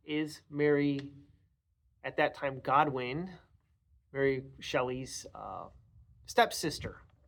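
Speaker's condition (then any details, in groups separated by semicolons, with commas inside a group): No condition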